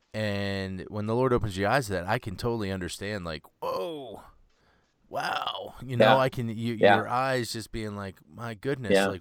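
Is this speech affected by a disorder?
No.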